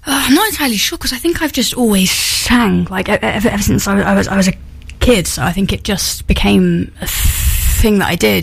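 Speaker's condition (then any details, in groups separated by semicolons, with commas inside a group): Stutter; stutter since age seven after traumatic childhood event, long-standing; speech not always easy, fluent when singing, others talk over or finish sentences; repeated sounds, repeated words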